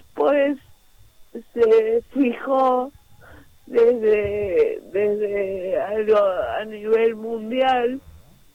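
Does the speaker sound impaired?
Yes: cerebral palsy; physical disability affecting movement and posture; manner of speaking and moving affected, prompting others' prejudice.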